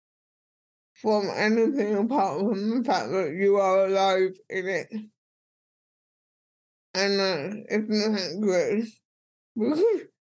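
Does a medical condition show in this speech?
Yes: cerebral palsy; speech impediment.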